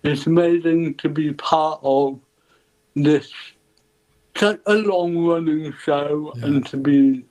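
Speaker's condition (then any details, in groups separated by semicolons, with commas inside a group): Cerebral palsy; ataxic type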